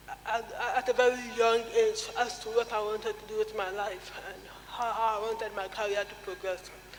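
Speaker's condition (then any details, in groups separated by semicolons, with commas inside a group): Cerebral palsy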